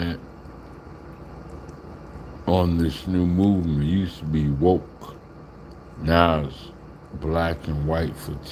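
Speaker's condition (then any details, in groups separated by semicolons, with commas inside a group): Slurred speech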